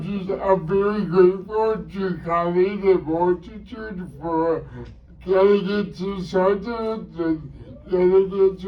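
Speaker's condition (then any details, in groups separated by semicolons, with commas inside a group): Cerebral palsy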